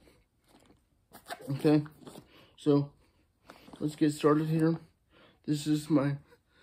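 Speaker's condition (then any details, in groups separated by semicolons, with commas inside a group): Cerebral palsy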